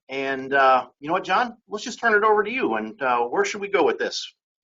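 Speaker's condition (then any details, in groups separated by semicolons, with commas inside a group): No condition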